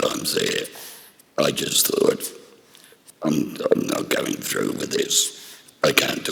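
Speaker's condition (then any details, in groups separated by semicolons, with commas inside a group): Laryngectomy for throat cancer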